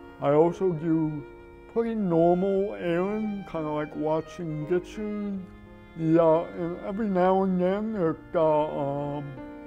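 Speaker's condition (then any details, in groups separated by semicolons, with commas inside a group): Cerebral palsy; oxygen loss at birth, three months premature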